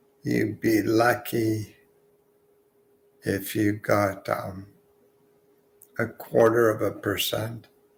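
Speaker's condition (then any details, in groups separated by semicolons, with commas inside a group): Multiple sclerosis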